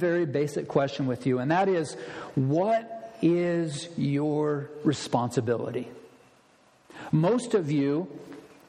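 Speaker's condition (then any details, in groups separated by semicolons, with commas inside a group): No condition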